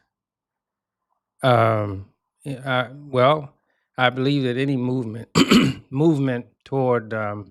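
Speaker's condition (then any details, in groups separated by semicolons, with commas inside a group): No condition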